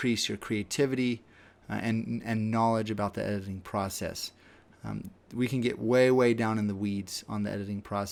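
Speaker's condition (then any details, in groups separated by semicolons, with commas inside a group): No condition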